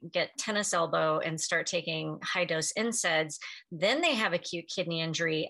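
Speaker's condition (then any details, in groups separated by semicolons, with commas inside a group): No condition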